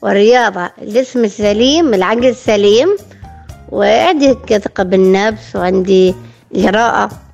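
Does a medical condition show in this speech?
Yes: Down syndrome; Down syndrome from birth, born premature, heart stopped at birth, on ventilator as newborn; 23 years old, now in good health.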